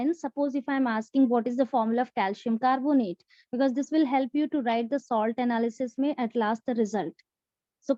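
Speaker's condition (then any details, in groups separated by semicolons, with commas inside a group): No condition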